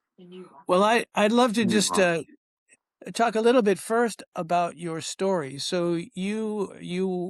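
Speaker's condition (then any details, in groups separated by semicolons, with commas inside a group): No condition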